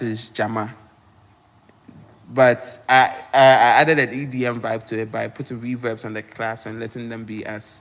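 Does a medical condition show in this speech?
No.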